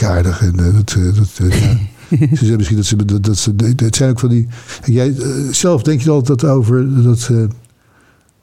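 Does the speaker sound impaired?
Yes: Parkinson's disease; progressive, slowly worsening, one foot wobbly and less stable, odd gait; lip tremor that can start suddenly, jaw spasm mostly when falling asleep.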